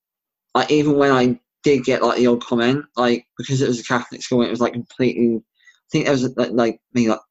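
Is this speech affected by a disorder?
Yes: bilateral cleft lip and palate; congenital, severe, found at birth, over 30 operations, surgeries repeated 3-4 times, many grommets, bleeding ear infections, very poor childhood hearing; age 22, 35th operation tomorrow, recent plastic surgery, jaw surgery planned; relearned speech after each palate surgery, practiced alphabet.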